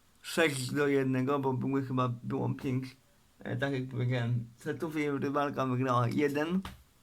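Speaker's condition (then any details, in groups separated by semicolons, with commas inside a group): Cerebral palsy; uses wheelchair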